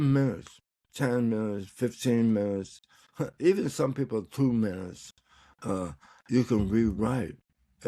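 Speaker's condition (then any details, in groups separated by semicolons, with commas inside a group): Tongue cancer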